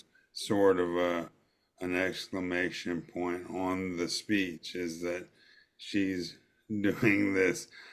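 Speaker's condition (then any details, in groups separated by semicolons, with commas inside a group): ALS; voice retained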